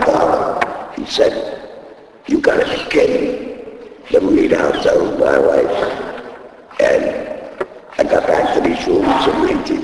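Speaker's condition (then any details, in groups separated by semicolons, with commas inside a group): Laryngectomy; speaks using device in throat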